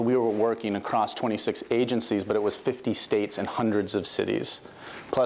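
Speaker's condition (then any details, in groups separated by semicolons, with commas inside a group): No condition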